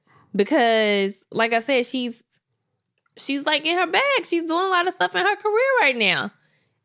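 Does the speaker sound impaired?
No.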